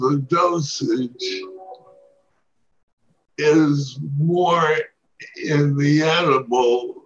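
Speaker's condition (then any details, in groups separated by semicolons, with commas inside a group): Parkinson's disease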